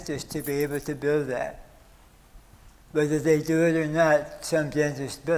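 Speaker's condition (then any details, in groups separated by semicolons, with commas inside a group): Stage 4 oral cancer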